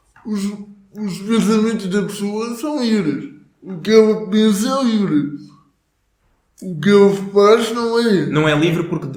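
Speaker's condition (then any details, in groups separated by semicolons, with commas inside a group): Cerebral palsy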